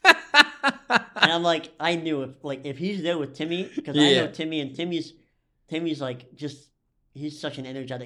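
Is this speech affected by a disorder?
Yes: cleft lip and palate; congenital cleft lip and palate, cause unknown, missing muscles, dental problems, 40+ surgeries incl. multiple jaw.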